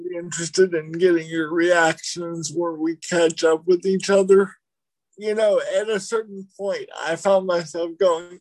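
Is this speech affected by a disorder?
Yes: cerebral palsy.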